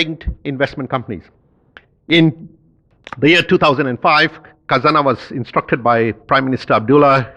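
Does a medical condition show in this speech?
No.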